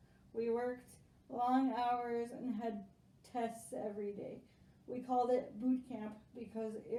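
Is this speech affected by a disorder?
Yes: spastic quadriplegic cerebral palsy; spastic quadriplegic, from birth, not degenerative.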